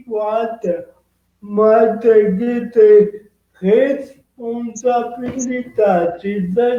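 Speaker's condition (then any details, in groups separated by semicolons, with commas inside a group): Cerebral palsy; present from birth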